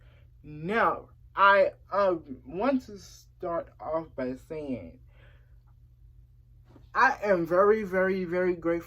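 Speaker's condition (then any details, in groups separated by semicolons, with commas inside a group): Cerebral palsy; since early childhood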